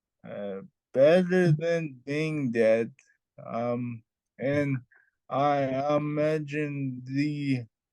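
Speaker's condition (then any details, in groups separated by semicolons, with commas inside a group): Traumatic brain injury; brain surgery; in recovery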